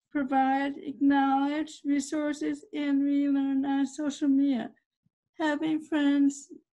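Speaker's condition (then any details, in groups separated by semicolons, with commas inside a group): Cerebral palsy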